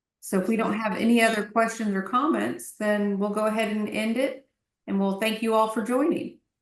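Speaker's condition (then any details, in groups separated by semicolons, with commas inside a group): No condition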